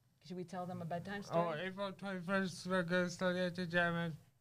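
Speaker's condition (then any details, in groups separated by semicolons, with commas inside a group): Cerebral palsy; traumatic birth, cord around neck, neonatal seizures, trunk affected; diagnosed at 11 months, ongoing therapies; lifelong speech therapy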